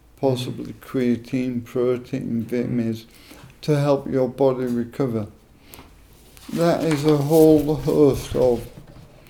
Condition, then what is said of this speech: ALS (motor neuron disease). My speech isn't brilliant, but my speech,